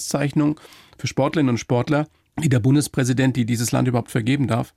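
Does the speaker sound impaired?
No.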